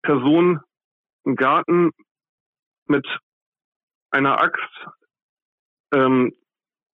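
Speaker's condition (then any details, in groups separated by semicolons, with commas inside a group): Stuttering; speaks less fluently in interview than during past emergency call; more fluent during emergency call than in interview, emergency phone call took great effort; blocks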